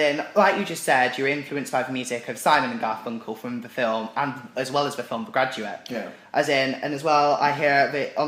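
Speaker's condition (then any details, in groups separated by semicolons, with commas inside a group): No condition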